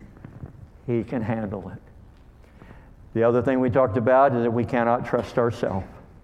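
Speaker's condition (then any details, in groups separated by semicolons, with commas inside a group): Cleft lip and palate; called hair lip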